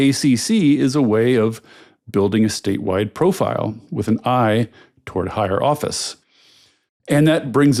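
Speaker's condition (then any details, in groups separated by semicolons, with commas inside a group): No condition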